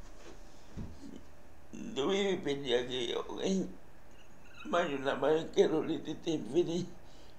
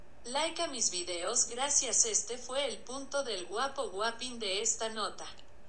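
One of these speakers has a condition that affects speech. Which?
The first: cerebral palsy; present from birth, uses wheelchair; speech affected by cerebral palsy.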